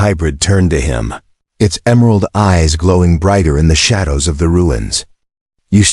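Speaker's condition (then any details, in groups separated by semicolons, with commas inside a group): No condition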